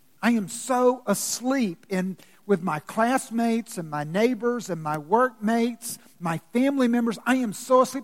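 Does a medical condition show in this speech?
No.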